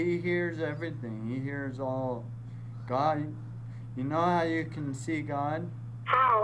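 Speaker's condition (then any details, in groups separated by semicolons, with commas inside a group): Traumatic brain injury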